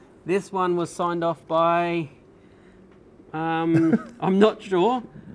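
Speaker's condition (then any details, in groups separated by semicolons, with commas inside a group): No condition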